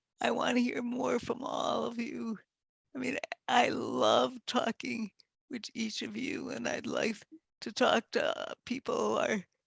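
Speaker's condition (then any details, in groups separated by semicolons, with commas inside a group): Multiple sclerosis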